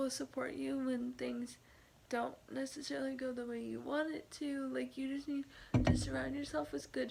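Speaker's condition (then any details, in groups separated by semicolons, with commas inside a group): Cerebral palsy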